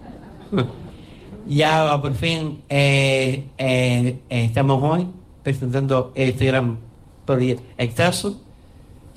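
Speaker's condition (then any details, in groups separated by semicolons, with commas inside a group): Down syndrome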